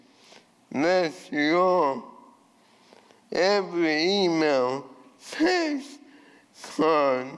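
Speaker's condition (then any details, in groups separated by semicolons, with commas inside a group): ALS; voice changed from earlier resonant voice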